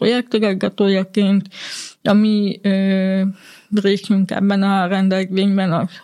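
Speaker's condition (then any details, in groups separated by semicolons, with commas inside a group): Hearing loss; communicates in spoken language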